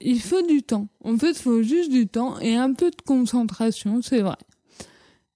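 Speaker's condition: Cerebral palsy; childhood speech

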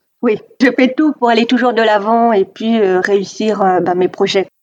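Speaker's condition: Deafness, severe; oralist, uses some sign language

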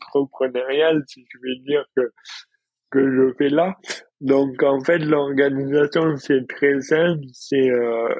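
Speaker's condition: Dystonia; daily physical effort

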